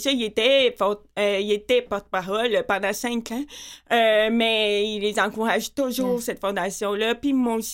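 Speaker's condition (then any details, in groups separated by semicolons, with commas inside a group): Profound deafness with cochlear implant, congenital; audiologist adjusts implant every 2 years, lip-reads to confirm, misses fast group talk, phone calls hard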